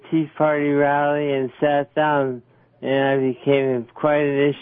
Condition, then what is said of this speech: Parkinson's disease. I'm putting out for you though, because I really want to be heard.